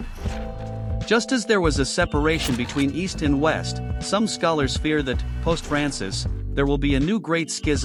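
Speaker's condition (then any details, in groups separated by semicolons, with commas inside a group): No condition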